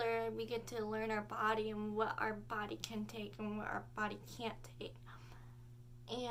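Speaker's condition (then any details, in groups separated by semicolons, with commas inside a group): Cerebral palsy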